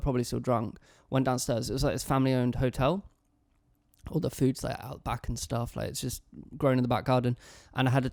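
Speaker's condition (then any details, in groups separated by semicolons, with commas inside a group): No condition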